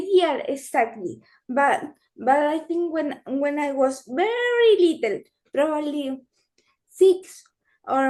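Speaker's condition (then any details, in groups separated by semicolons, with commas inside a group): Cerebral palsy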